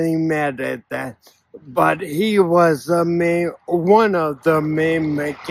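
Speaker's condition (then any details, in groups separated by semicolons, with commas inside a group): Ataxia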